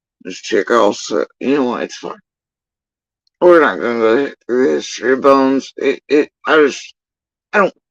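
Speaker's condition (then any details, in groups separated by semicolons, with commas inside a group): Facial paralysis after surgery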